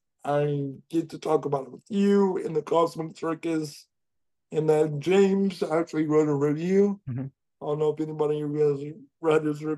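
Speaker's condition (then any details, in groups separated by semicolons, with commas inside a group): Cerebral palsy; jokes of having voice for print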